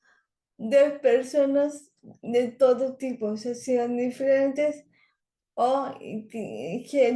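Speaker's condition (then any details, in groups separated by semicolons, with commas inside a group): Cerebral palsy; present from birth, affects language brain areas, physical disability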